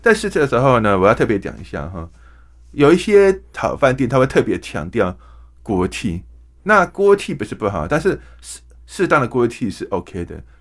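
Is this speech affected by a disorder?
Yes: hearing impairment.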